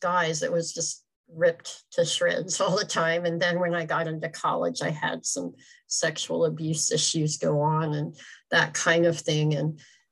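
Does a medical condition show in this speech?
Yes: cleft palate; congenital, extremely severe, no nose, no upper lip, no upper palate at birth, hole unclosed initially; visible scars from cleft palate, nose constructed by a surgeon; breathing problems from birth, unable to be fed as infant.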